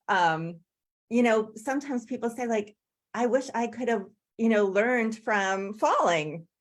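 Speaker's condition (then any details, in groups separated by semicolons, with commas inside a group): No condition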